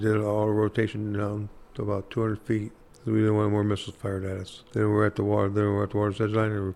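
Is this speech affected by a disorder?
Yes: Parkinson's; Parkinson's attributed to Agent Orange exposure during Vietnam service, walking affected; hard time walking and talking; speech very significantly affected.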